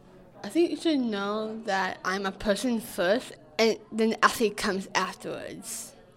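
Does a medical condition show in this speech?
Yes: Down syndrome.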